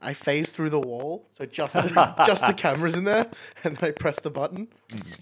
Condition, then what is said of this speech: No condition.